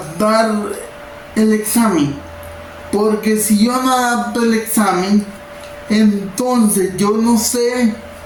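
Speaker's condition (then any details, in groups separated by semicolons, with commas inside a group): Cerebral palsy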